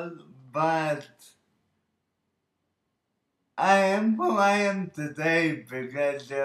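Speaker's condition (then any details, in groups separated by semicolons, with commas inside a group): Birth oxygen deprivation brain injury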